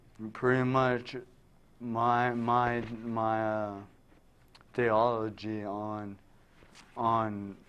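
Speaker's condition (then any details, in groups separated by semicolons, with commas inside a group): Traumatic brain injury; now talking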